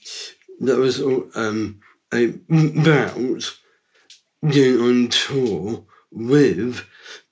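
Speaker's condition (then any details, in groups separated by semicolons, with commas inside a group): Down syndrome; from birth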